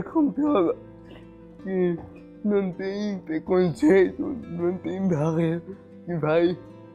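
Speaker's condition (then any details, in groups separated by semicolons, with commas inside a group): Cerebral palsy; some difficulty speaking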